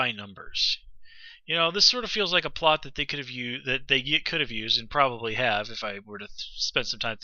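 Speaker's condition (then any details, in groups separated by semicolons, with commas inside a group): No condition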